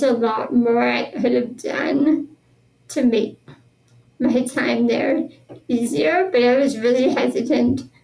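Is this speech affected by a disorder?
Yes: spinal muscular atrophy; genetic progressive neuromuscular disease, born with it, all muscles weaker, never walked, power wheelchair since about age 2; 33 years old, uses power wheelchair.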